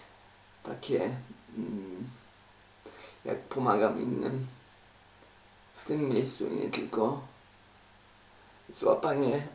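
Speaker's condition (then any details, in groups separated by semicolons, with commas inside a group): Cerebral palsy; uses wheelchair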